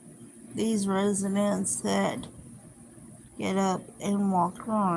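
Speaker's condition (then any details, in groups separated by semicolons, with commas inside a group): Cerebral palsy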